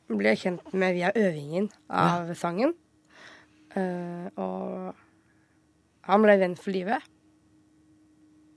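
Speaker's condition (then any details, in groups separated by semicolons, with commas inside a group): Down syndrome; congenital, present from birth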